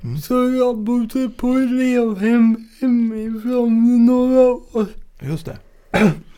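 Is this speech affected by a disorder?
Yes: cerebral palsy; from birth, oxygen deprivation at delivery, heart not beating at birth then restarted, spasms, right side harder to control; 26 years since onset, mild, long walks tiring, most tasks possible but very energy-consuming; mainly affects speech and balance.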